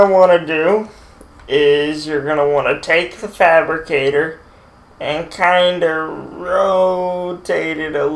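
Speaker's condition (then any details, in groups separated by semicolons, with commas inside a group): Cerebral palsy, mild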